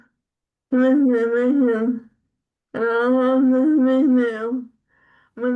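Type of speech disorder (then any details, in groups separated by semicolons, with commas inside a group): Severe dysarthria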